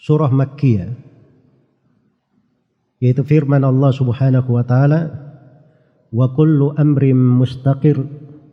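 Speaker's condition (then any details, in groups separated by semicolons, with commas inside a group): No condition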